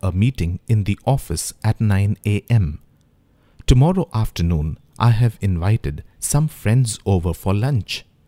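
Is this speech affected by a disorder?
No.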